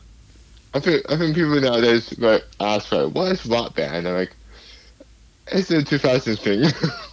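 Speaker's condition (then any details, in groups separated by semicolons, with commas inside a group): Cerebral palsy; past speech therapy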